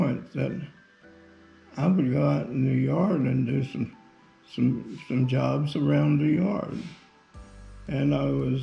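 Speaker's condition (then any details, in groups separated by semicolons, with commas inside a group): Parkinson's disease; tremor main symptom, balance problems, dyskinesia; 13 years since diagnosis, age 80, dyskinesia medication-managed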